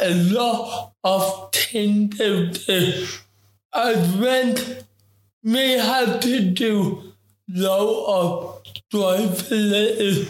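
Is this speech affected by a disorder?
Yes: ataxic cerebral palsy; affects coordination.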